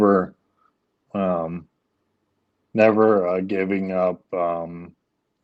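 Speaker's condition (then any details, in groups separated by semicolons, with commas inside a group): ALS; leg onset, later arm weakness; diagnosed about six years after onset, speech issues three-four years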